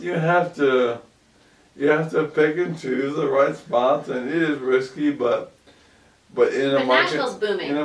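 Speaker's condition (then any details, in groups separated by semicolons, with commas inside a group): ALS; about 2 years since onset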